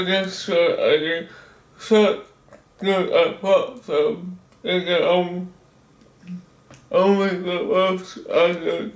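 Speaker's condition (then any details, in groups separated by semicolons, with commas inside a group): Cerebral palsy; body affected; speech disability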